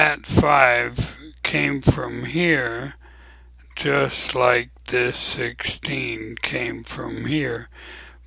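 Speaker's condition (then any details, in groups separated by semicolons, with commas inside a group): ALS; abnormally slow voice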